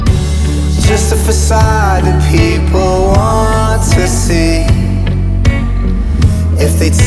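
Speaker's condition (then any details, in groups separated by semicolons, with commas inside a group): No condition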